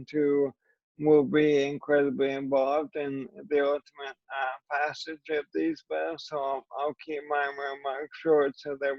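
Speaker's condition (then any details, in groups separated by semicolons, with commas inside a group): ALS; voice and hands affected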